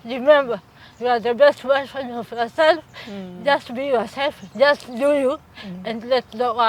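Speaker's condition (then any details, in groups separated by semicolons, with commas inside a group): Cerebral palsy; from birth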